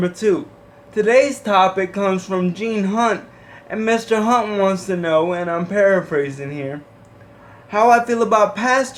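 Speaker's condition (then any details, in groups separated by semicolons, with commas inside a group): Cerebral palsy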